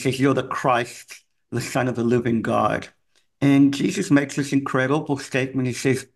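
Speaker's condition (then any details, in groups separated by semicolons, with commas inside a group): Cleft palate; congenital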